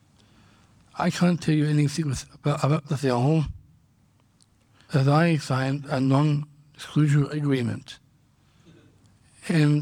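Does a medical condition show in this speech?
Yes: Down syndrome; congenital.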